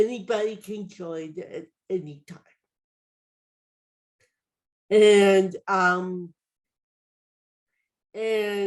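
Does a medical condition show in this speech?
Yes: cerebral palsy.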